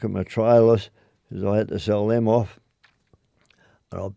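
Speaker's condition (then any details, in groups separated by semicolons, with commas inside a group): Motor neurone disease; diagnosed about a year ago, began with arm cramps then tingling up arm, progressive decline; living in aged care after going downhill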